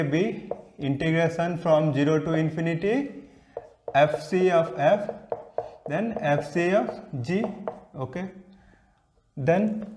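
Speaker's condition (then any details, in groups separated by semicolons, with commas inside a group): No condition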